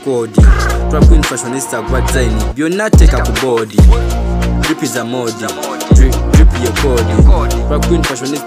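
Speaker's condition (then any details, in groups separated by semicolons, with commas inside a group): No condition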